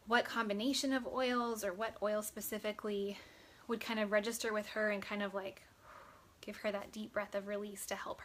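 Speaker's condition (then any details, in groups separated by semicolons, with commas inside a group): No condition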